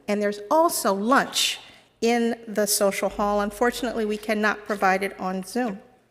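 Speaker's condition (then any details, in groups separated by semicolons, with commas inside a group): No condition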